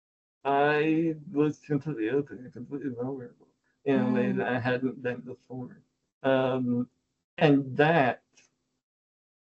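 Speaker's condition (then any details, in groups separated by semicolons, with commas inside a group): Spinal muscular atrophy; technically type 2, outlived type 1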